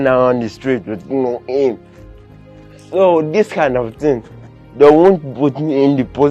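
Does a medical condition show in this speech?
Yes: cerebral palsy.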